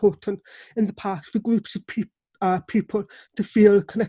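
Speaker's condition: Deafness; relies on lip reading

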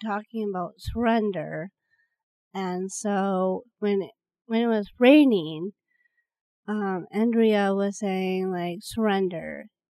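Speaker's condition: Down syndrome; also hard time breathing

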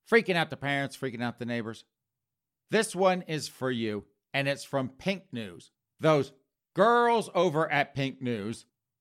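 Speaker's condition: No condition

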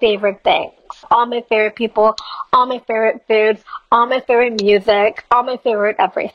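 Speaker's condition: Down syndrome; age 21

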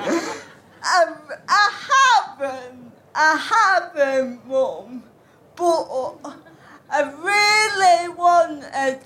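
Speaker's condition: Cerebral palsy; since childhood, occasional dribble on chin, mouth held a certain way, fell on stage at Royal Albert Hall; voice described by speaker as cute

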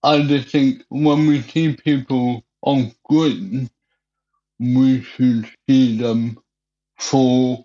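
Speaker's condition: Cerebral palsy; wheelchair

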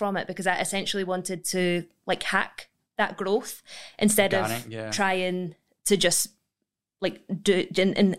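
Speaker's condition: Stammer; childhood stammer, childhood speech language therapy unhelpful, told no cure, once couldn't say own name; stammer worse over last few months, linked to stress, tension and poor breathing; struggles with some words, plans words ahead, rephrases around feared words, many say they don't notice it; prolonged sounds

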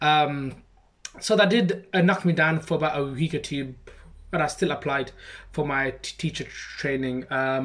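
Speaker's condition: Stammer; stammer since childhood, mocked and imitated by other kids from primary school; age 26, saying own name takes a long time; struggles saying own name, stammers less with put-on Birmingham accent or exaggerated speech; repeated sounds, prolonged sounds

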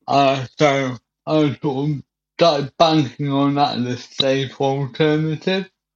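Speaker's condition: Cerebral palsy; wheelchair

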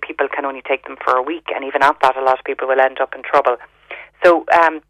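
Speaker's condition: No condition

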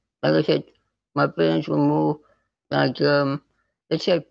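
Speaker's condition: Spinal muscular atrophy type 2; neuromuscular

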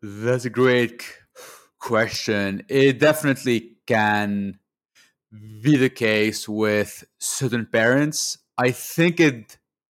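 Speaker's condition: Stuttering; stutter much worse before, affects only speaking, not reading or writing, long avoided speaking; prolonged sounds, blocks

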